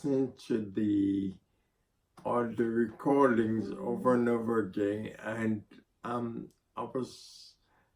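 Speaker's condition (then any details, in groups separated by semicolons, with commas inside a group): Spinocerebellar ataxia (sca7)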